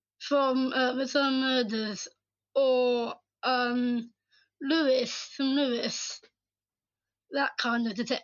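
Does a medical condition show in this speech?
Yes: Down syndrome.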